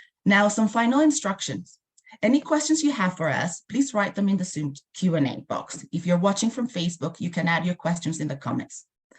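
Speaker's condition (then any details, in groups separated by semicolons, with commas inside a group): No condition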